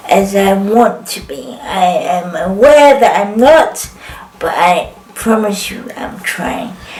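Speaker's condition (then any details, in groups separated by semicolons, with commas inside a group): Cerebral palsy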